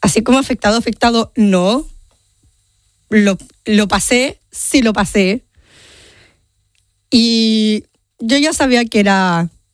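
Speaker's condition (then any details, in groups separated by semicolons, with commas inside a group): Down syndrome; genetic condition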